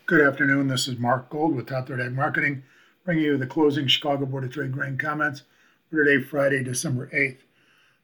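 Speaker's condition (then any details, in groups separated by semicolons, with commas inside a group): No condition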